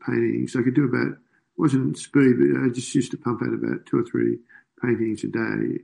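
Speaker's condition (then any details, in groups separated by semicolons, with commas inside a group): Parkinson's disease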